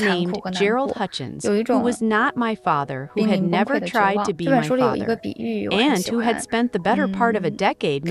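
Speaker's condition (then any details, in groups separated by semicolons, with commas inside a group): No condition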